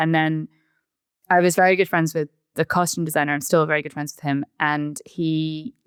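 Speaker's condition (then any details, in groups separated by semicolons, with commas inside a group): No condition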